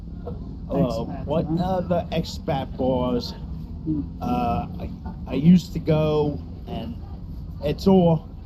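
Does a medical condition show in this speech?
Yes: cerebral palsy.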